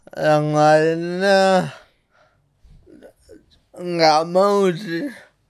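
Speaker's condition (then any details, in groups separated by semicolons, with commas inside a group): Cerebral palsy; speech may be hard to understand, friend translates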